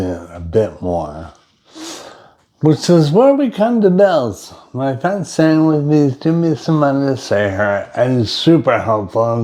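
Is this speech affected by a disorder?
Yes: brain injury.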